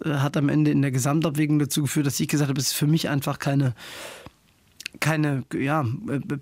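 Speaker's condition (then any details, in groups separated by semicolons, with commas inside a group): Tourette syndrome; tics from age 6-7, diagnosed age 11-13 at Uniklinik Göttingen, possibly genetic predisposition plus early trauma; tried several drugs, fewer but persisting tics, stopped, lives with somewhat more tics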